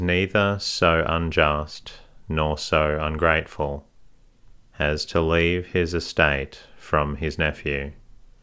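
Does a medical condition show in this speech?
No.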